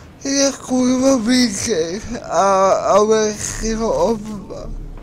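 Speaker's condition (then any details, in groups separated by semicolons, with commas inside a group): Cerebral palsy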